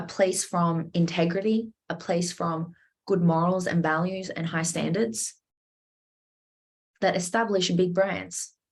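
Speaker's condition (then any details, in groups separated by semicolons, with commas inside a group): No condition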